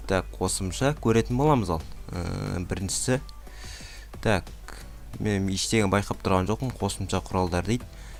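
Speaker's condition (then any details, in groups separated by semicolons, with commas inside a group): No condition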